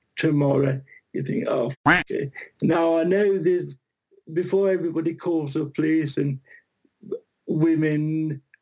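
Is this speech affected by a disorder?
Yes: cerebral palsy; from birth, brain starved of oxygen at birth, surviving twin, birth weight one pound; non-progressive but body prematurely ageing, physically getting gradually worse, increasingly physically unable.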